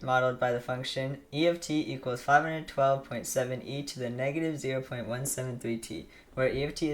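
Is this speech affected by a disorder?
No.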